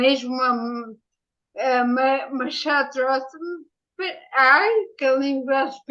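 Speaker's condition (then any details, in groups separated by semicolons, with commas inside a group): Ataxia after brain injury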